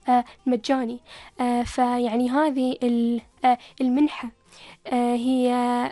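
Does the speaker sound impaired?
Yes: stuttering; says needs extra time when speaking, way of speaking may sound different; here repeated sounds, blocks.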